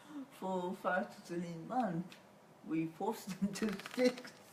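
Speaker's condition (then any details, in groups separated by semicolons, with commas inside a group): Cerebral palsy; whole body affected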